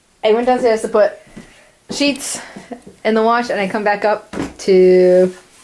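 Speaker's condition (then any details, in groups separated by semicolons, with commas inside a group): No condition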